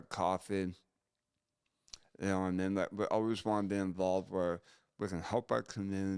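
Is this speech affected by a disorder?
Yes: gunshot injury to chin.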